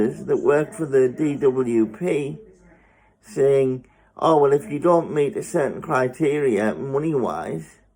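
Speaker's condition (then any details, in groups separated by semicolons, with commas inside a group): Spastic cerebral palsy; spastic, mainly lower limbs, one side weaker, spasms; uses a wheelchair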